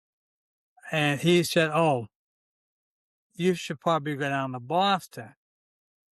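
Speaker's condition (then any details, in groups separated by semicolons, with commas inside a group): ALS, C9 mutation; limb onset in fingers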